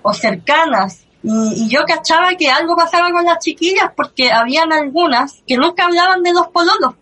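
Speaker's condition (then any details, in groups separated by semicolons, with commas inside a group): Cleft lip and palate; since early childhood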